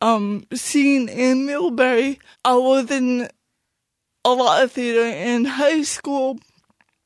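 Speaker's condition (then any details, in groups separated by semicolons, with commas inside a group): Cerebral palsy; lifelong very mild cerebral palsy, mild outward physical disability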